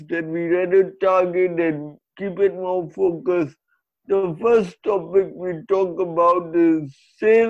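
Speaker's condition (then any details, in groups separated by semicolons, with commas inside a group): Cerebral palsy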